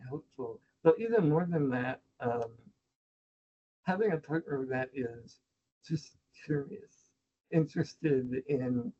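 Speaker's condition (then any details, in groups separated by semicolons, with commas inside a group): Spinal muscular atrophy, type 2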